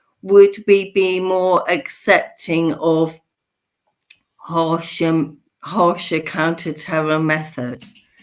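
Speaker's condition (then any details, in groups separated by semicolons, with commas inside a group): Motor neurone disease; bulbar onset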